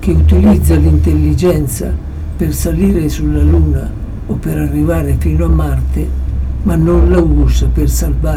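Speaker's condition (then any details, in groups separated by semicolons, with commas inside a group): Parkinson's disease; approaching final stage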